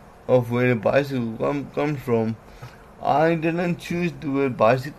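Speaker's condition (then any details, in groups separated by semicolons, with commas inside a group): Cerebral palsy; from birth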